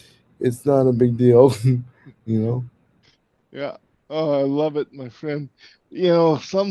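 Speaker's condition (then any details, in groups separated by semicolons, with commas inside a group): Cerebral palsy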